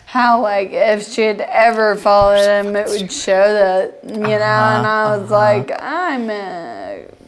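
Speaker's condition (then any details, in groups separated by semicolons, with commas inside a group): Friedreich's ataxia; progressive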